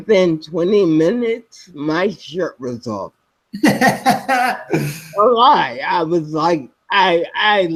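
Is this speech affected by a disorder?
Yes: spinocerebellar ataxia type 7, SCA7; speech.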